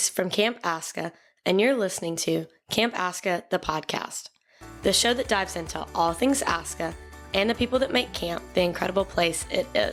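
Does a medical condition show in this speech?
No.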